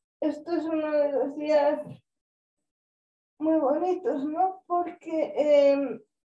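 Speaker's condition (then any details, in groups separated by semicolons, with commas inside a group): Cerebral palsy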